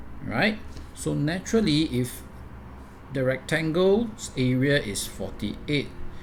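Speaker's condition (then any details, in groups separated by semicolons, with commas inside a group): No condition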